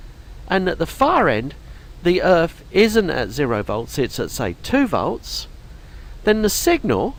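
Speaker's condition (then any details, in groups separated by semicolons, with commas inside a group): No condition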